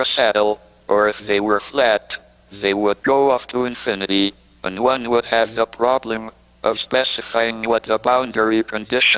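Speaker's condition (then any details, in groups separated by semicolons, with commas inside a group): ALS, speech-generating device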